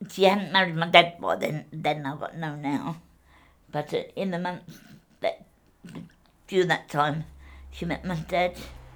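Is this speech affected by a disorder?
Yes: cerebral palsy; diagnosed in early life, doctor told mother straight away.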